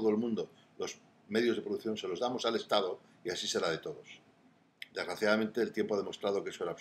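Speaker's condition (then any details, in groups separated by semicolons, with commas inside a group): No condition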